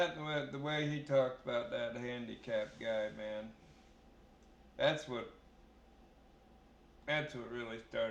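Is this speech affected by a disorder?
Yes: brain injury.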